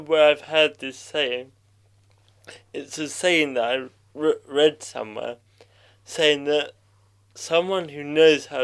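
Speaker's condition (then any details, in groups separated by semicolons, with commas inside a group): Cerebral palsy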